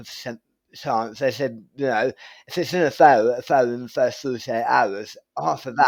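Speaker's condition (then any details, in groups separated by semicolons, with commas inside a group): Tongue cancer surgery; right-side tongue surgery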